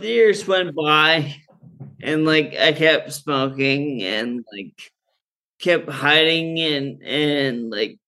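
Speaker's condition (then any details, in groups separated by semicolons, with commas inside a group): Friedreich's ataxia; genetic neurodegenerative movement disorder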